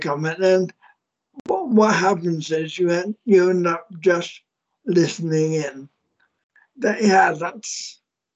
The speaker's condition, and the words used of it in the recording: ALS (motor neuron disease). My first symptom was actually a slight slurring of my speech, and obviously you can still hear it, with the way I pronounce S's.